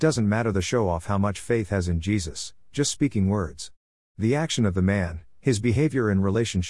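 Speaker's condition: No condition

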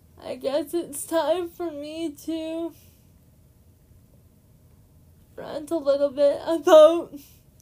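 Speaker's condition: Cerebral palsy; since birth

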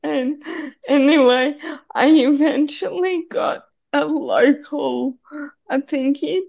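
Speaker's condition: Cerebral palsy; needs hand to hold on steep stairs

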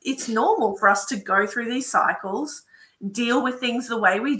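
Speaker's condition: No condition

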